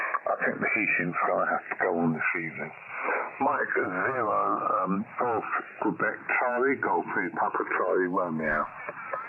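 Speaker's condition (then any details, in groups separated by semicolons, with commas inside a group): Mouth surgeries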